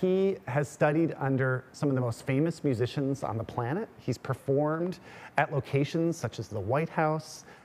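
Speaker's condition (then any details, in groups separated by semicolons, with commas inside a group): No condition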